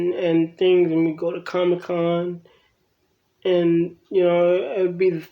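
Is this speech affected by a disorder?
Yes: cerebral palsy; from birth.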